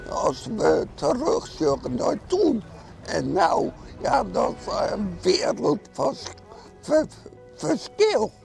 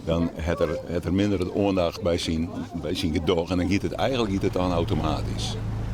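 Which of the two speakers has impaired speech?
The first: acquired brain injury; serious accident at young age; rows twice weekly.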